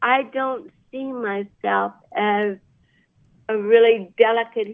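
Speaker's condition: Cerebral palsy; about 63 years old

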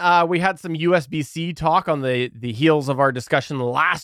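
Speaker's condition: No condition

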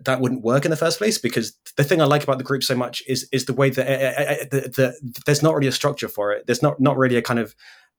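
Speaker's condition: Stutter; speech impediment; disfluent moment noted during this recording; makes recording podcasts difficult, still runs own podcast; repeated sounds, repeated words, blocks

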